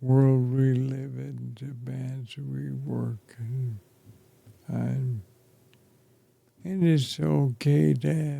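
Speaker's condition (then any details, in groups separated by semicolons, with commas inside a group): ALS; affects chest and throat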